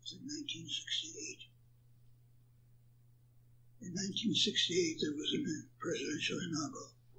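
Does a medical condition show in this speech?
Yes: Parkinson's.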